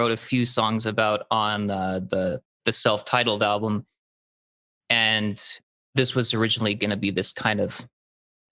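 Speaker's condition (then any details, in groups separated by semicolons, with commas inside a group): No condition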